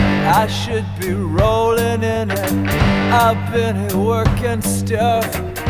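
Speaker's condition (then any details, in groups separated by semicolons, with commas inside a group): No condition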